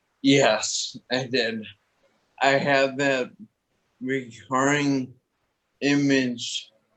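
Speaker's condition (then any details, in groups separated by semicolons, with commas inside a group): Toxic leukoencephalopathy, locked-in syndrome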